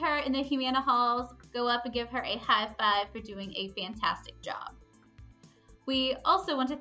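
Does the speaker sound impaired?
No.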